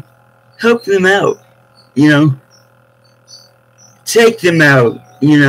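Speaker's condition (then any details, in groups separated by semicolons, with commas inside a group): Cerebral palsy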